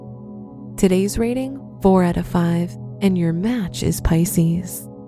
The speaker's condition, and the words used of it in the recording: None; typical speech.